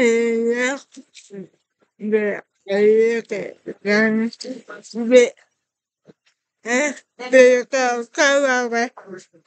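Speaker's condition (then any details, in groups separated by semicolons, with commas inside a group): Cerebral palsy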